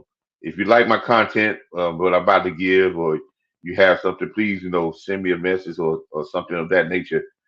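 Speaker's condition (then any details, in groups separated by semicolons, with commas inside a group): No condition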